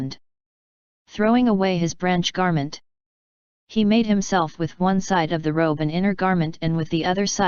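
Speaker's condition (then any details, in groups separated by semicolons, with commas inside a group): No condition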